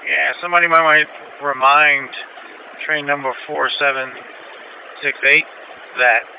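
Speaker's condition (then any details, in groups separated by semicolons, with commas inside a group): No condition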